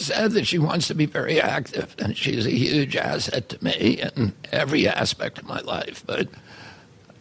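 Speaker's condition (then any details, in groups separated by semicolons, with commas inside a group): Spasmodic dysphonia; worse before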